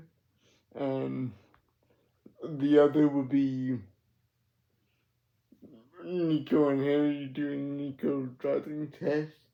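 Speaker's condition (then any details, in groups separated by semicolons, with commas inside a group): Cerebral palsy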